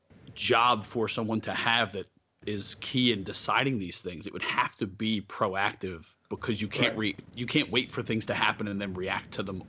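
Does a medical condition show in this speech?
No.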